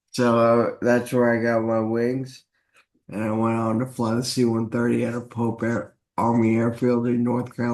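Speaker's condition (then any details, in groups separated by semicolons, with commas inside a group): Traumatic brain injury; accident after combat flight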